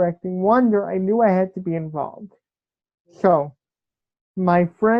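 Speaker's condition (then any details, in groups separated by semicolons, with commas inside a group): Cerebral palsy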